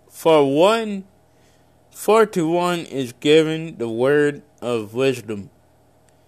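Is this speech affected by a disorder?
Yes: cerebral palsy; congenital cerebral palsy.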